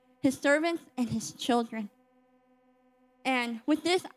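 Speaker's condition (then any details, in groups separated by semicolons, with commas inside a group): Cleft lip and palate; congenital cleft lip and palate, 38 surgeries since birth, speech services offered; age 17, roughly 2 to 3 surgeries yearly, speaking publicly; told from young age would not communicate as properly as others, formerly lacked confidence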